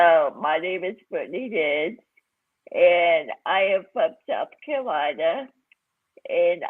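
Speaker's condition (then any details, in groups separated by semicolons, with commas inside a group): Cerebral palsy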